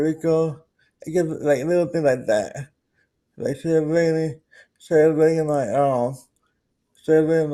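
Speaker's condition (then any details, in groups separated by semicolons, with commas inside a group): Cerebral palsy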